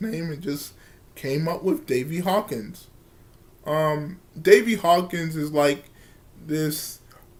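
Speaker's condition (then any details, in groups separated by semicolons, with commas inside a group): Cerebral palsy; from birth, wheelchair user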